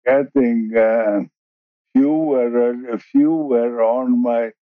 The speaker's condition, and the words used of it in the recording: ALS (motor neuron disease). So just so everyone knows, ALS has caused you to have slurred speech or slowed speech.